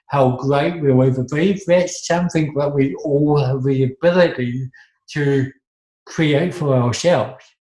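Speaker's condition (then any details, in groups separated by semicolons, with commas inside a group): Cerebral palsy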